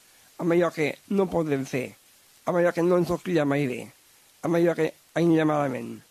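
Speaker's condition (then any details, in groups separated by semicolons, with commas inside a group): Down syndrome; extra chromosome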